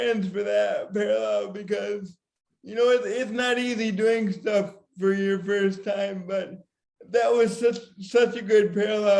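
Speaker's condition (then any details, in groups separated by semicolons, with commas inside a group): Severe cerebral palsy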